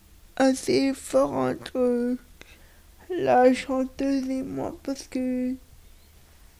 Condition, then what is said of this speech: Cerebral palsy. Et toi, je sais que tu as ce handicap de la parole, de l'expression.